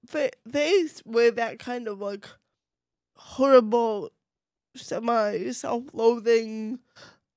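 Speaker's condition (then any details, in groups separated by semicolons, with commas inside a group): Cerebral palsy, mild; voice affected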